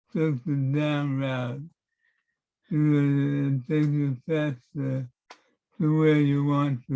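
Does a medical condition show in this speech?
Yes: Parkinson's; affects handwriting.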